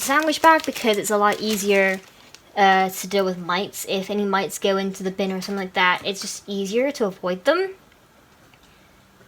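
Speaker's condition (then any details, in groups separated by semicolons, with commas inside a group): No condition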